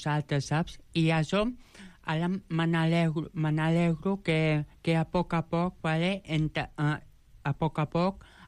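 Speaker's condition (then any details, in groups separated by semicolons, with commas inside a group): Joubert syndrome; present from birth; age 29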